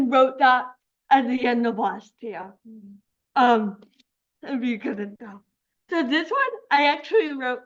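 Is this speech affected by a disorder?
Yes: cerebral palsy; affects speech.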